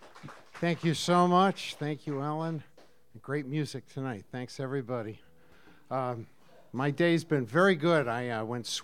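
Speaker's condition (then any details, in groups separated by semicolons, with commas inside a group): No condition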